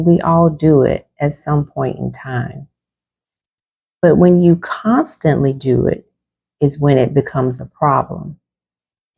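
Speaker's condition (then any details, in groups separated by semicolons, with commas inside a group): No condition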